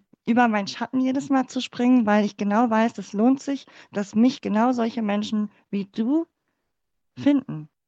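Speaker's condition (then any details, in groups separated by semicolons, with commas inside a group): Cleft palate; congenital, born in former GDR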